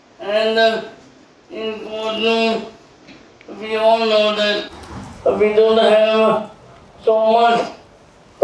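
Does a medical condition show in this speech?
Yes: cerebral palsy; slurred at times, cannot speak louder, uses microphone.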